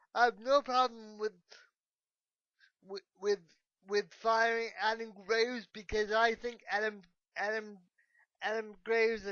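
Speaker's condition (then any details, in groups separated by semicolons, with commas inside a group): Cerebral palsy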